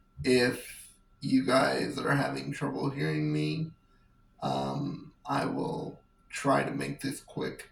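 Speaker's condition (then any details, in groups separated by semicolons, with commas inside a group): Cerebral palsy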